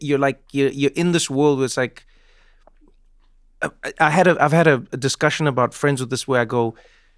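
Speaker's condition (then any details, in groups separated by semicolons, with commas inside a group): No condition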